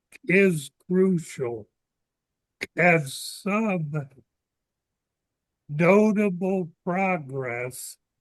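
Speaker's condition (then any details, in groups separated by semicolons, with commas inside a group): ALS; seventh year of disease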